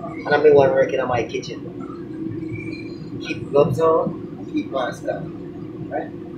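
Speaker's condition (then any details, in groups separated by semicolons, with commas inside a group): No condition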